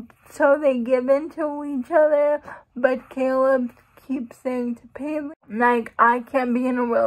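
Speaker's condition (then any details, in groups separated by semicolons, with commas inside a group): Cerebral palsy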